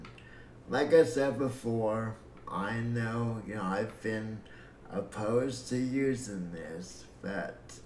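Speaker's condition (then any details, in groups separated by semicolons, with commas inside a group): Cerebral palsy; breathing fine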